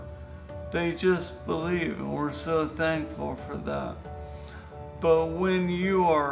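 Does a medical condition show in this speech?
Yes: ALS; throat and facial muscles affected, slurred speech, needs interpreter.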